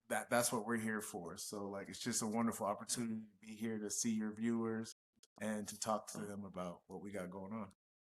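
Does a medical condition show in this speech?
No.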